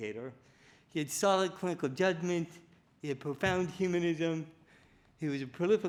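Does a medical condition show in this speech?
Yes: cerebral palsy; affects movement and speech, delayed walking and talking; diagnosed at age four.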